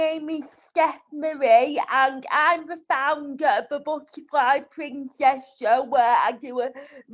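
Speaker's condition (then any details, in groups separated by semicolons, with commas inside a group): Cerebral palsy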